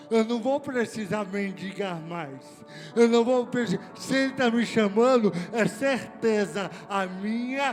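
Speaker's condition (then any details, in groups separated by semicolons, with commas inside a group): Cerebral palsy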